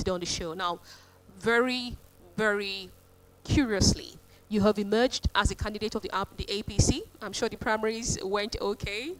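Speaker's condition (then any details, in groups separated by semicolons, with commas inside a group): No condition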